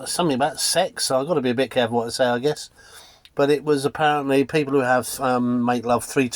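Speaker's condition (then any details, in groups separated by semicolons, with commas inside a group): No condition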